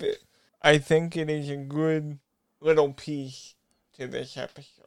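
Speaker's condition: Cerebral palsy; brain disorder, brain injury

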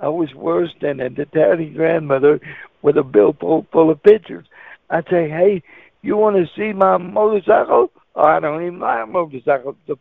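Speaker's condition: Cerebral palsy; wheelchair user

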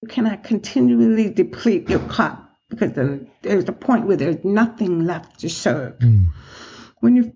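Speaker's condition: Profound deafness, acquired, profound

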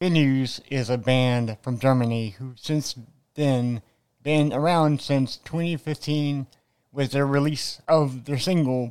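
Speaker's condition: Cerebral palsy

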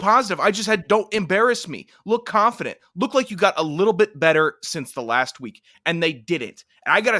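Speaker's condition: No condition

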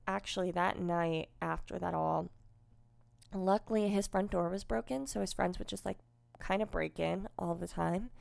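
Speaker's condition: Cleft lip and palate, unilateral; congenital

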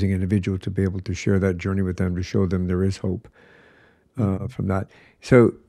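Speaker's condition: No condition

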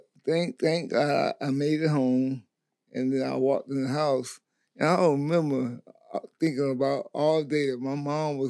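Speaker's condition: Stroke; face transplant

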